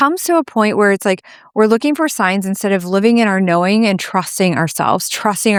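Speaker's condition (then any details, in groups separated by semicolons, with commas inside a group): No condition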